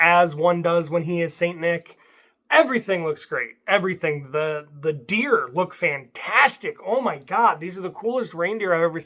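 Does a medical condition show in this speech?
No.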